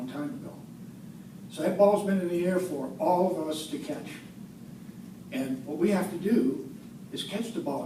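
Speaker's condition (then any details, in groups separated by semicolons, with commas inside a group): No condition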